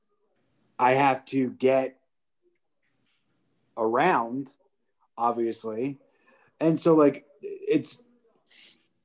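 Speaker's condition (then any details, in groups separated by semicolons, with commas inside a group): Aphasia; unable to talk about 5 years ago, lived with full-time support for 5 to 6 years; communication issues persist; says unintended words without noticing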